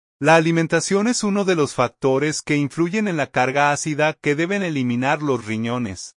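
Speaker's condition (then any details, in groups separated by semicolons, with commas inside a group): No condition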